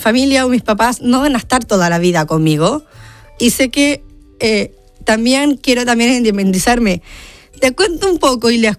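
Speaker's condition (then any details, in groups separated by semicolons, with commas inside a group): Down syndrome; diagnosed before birth; 30 years old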